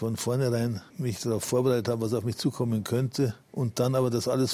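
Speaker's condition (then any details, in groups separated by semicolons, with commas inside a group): Parkinson's disease; now walks with crutches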